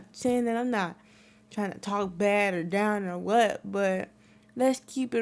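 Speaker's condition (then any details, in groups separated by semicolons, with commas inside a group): Cerebral palsy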